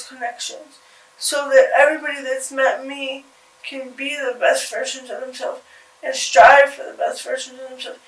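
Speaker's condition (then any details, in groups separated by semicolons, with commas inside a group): Cerebral palsy; from birth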